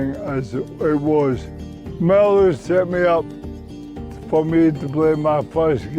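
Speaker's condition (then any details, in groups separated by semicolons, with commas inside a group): Motor neuron disease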